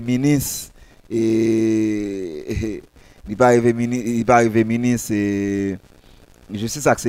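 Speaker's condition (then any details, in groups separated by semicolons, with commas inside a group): No condition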